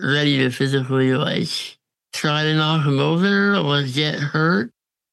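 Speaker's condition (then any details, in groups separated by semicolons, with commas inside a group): Congenital muscular dystrophy; diagnosed at 6 months, chronically physically disabled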